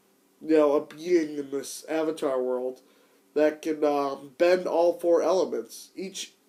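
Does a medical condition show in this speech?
No.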